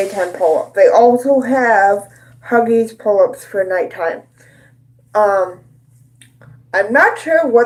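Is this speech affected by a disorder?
Yes: cerebral palsy; both hands affected.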